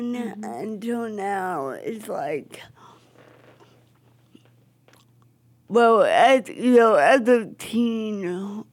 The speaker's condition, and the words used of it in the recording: Cerebral palsy. But I do have a God-given accent.